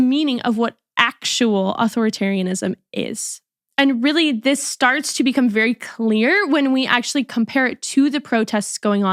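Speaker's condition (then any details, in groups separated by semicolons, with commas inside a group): No condition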